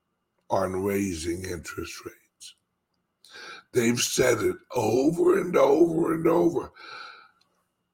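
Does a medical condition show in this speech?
Yes: speech impediment; slight speech impediment.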